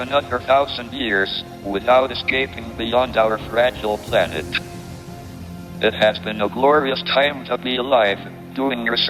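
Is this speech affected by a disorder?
Yes: ALS, through a speech-generating device; uses wheelchair.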